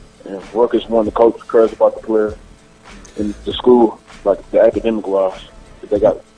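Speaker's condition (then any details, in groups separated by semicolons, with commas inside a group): No condition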